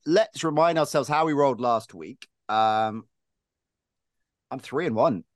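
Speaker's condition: No condition

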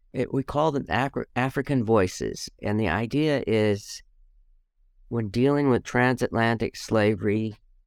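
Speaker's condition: No condition

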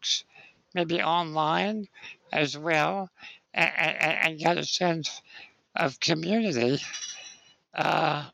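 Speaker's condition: Spinal muscular atrophy; congenital, wheelchair use whole life

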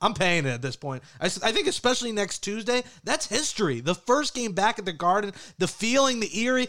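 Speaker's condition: No condition

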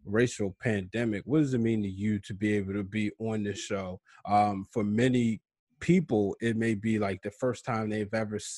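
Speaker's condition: No condition

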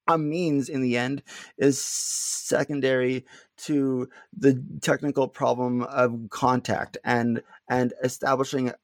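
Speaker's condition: Stuttering; little stuttering during this recording; prolonged sounds

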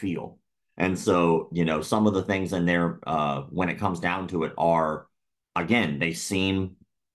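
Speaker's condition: Cleft lip and palate; present from birth; speech impediment, still present

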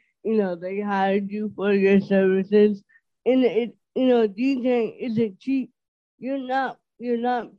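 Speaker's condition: Dysarthria; milder than typical dysarthria

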